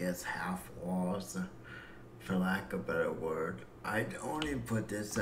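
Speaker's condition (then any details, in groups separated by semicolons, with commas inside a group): Cerebral palsy; breathing fine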